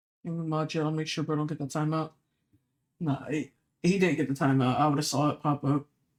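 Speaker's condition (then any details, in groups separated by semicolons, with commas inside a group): No condition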